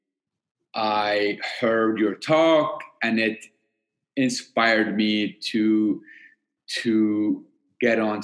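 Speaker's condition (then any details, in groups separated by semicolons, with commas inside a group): Stutter; debilitating stutter, avoided speaking about two decades, UK speech therapy course, Toastmasters public speaking; still stutters, seasoned stutterer, controls stutter with breathing technique from UK speech therapy course; stutters in all three languages, breathing technique gives more fluent speech; repeated sounds, prolonged sounds, blocks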